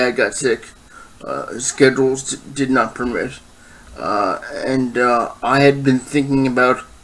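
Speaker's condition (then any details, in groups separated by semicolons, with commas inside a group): Cerebral palsy, spastic diplegia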